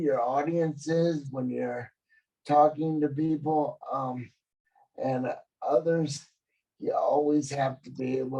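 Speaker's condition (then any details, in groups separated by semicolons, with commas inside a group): Cerebral palsy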